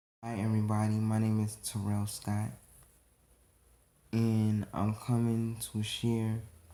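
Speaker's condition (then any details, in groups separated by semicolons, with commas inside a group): Cerebral palsy; congenital, prenatal drug exposure, leg brace, affects walking; atypical speech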